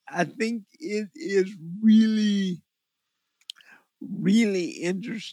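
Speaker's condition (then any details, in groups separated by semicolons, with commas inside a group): Cerebral palsy; eyes weird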